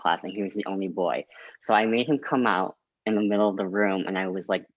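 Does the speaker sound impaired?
Yes: cleft lip and palate.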